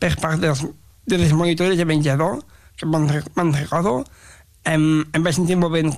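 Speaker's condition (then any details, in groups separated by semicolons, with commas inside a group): Down syndrome; describes self as very talkative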